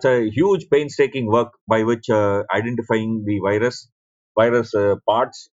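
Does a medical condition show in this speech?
No.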